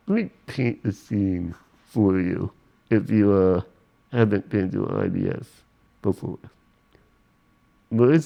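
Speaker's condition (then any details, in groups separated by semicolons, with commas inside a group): Spinal muscular atrophy; power wheelchair user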